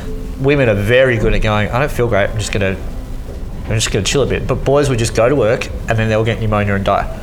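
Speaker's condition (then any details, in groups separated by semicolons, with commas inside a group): Cleft lip and palate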